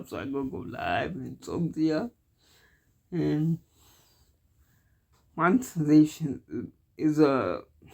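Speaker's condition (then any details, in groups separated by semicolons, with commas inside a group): Cerebral palsy; cannot walk, uses wheelchair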